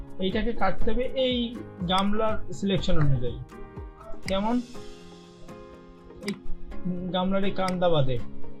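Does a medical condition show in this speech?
No.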